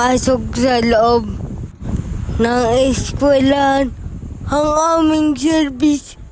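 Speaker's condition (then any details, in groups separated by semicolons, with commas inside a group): Cerebral palsy; affects hands, cannot write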